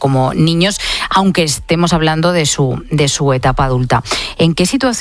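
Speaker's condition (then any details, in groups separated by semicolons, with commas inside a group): No condition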